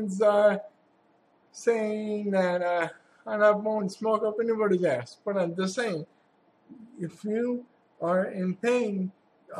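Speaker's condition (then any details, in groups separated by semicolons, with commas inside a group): Cerebral palsy; has had surgery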